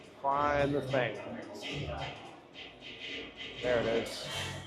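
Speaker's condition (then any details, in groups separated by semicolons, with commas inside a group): No condition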